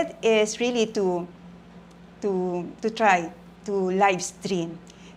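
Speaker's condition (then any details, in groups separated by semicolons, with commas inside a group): No condition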